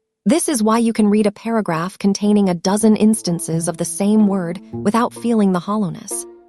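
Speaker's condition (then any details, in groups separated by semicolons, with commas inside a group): No condition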